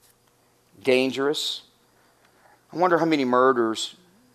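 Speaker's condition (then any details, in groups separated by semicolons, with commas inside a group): No condition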